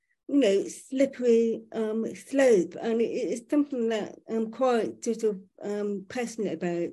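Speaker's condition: Profoundly deaf, born profoundly deaf

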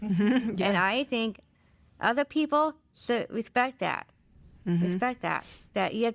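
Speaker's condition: Down syndrome; present since birth

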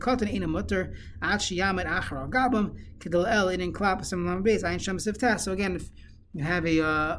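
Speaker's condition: No condition

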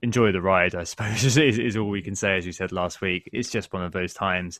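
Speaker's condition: No condition

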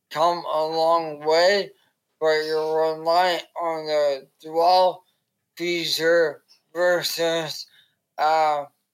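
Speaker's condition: ALS; given 2-5 years

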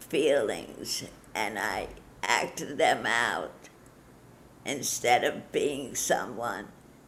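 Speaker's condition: Parkinson's disease; followed own path

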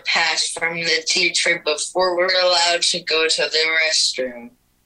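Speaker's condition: Cerebral palsy, speech-generating device; speaks through communication app on iPad, types on keyboard with nose

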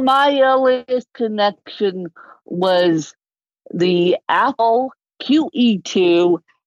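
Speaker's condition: Cerebral palsy, moderate; can talk

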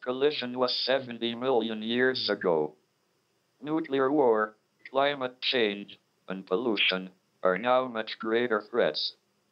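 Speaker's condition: Motor neuron disease (ALS), speech-generating device; diagnosed during phd at cambridge university, progressive weakness, muscle wastage, walking difficulty

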